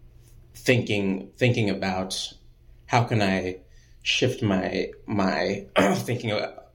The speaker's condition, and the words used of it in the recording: Stuttering. How can I rest in the blossoming of the stutter?